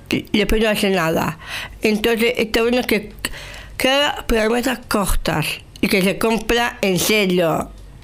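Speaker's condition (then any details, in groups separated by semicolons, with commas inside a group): Down syndrome; with intellectual disability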